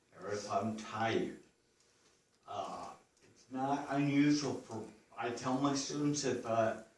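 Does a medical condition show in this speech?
Yes: Friedreich's ataxia.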